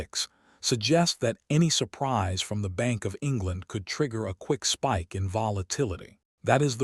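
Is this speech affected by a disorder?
No.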